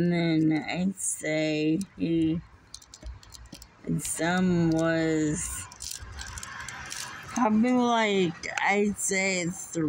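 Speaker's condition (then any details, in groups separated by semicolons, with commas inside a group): Muscular dystrophy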